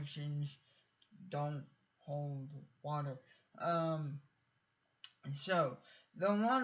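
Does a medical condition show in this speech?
Yes: cerebral palsy; from birth, uses wheelchair.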